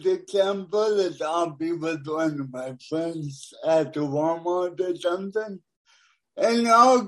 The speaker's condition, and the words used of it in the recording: Cerebral palsy. Every day, because of my speech impediment, I get discriminated against.